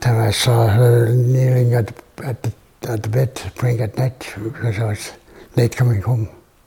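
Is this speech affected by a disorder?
Yes: Parkinson's; difficulty talking, halting speech with repeated words.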